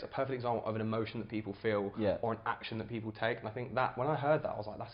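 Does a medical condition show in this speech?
No.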